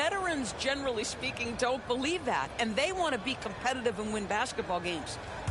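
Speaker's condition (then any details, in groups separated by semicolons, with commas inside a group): No condition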